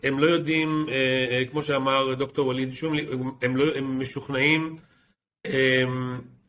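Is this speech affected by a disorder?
No.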